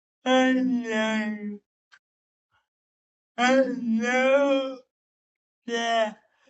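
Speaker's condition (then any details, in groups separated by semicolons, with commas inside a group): Cerebral palsy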